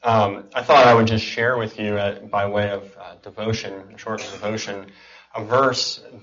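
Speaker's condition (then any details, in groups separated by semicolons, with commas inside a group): Cleft palate and cleft lip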